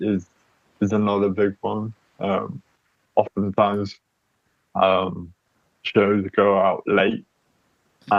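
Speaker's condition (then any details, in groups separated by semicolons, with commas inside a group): Cerebral palsy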